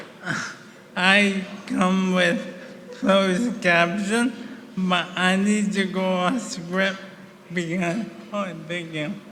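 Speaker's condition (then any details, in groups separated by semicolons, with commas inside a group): ALS; about 1.5 years since diagnosis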